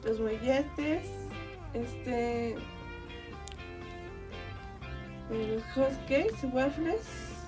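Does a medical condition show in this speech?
Yes: Down syndrome; 20 years old.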